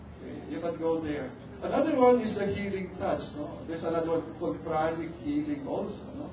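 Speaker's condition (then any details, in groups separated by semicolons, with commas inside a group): No condition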